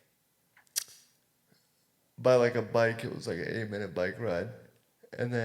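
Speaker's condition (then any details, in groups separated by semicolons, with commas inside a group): Cerebral palsy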